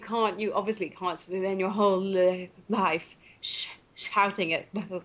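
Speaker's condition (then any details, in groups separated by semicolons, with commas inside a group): Stuttering; stuttering since age seven, two-week intensive therapy course about age eight, techniques abandoned, repeated at 25; many years since onset, not in therapy, uses voluntary stuttering; always stutters saying own name, later therapy did not change stutter much; repeated sounds, prolonged sounds, blocks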